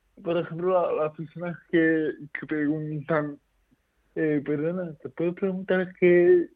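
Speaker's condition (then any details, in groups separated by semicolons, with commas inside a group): Cerebral palsy; nervous system damage, mainly physical effects, no intellectual disability, 57% registered disability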